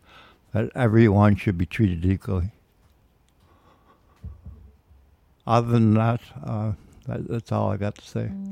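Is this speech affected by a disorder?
Yes: Parkinson's disease; man aged 73.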